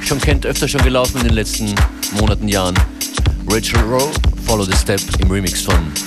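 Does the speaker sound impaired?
No.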